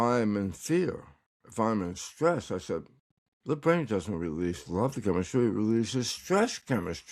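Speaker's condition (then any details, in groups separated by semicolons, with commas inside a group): Tongue cancer; recovering, tongue exercises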